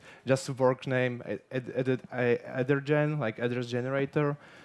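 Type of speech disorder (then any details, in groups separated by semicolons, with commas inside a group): None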